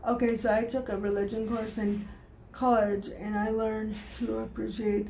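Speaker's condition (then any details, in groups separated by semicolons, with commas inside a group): Cerebral palsy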